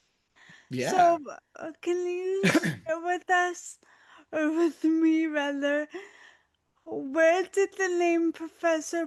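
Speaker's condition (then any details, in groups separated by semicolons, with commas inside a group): Dystonia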